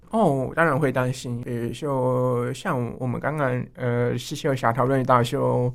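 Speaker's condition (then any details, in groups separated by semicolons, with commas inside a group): Hearing loss, enlarged vestibular aqueduct; occasional vertigo, now more stable, struggles to hear in class, classmates interpret or write, avoids phone work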